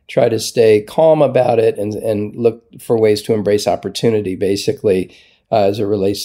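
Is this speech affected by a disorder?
No.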